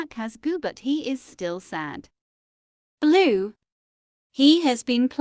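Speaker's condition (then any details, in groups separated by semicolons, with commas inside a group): No condition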